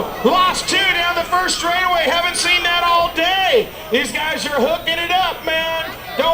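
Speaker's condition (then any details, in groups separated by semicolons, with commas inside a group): No condition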